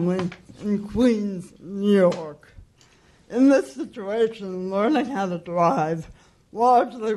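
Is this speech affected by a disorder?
Yes: cerebral palsy.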